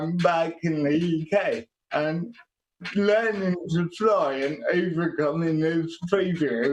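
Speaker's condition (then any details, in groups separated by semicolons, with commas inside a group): Quadriplegic cerebral palsy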